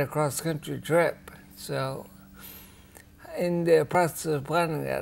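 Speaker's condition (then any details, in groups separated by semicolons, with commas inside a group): Ataxia; rare, progressive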